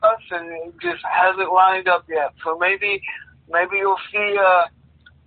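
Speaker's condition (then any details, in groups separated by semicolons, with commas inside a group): Cerebral palsy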